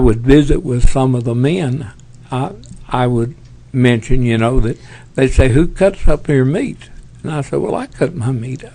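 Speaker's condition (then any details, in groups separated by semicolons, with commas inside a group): Parkinson's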